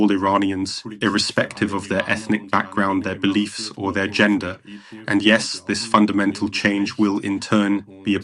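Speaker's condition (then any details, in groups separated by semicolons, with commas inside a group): No condition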